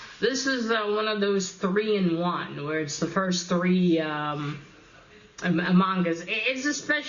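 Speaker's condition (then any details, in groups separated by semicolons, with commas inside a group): No condition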